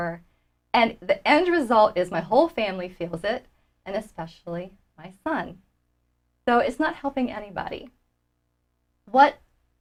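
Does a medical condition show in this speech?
No.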